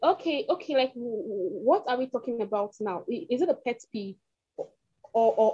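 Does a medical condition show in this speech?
Yes: stutter; developmental stutter since age two, all six siblings stutter, great-grand-uncle stuttered severely, parents fluent; breaks when speaking, stammers in all settings, school, friends, church; here repeated sounds, repeated words.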